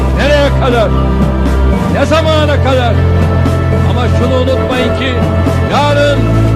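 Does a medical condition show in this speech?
No.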